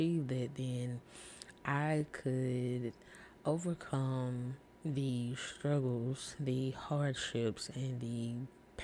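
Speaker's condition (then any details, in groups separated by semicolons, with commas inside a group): No condition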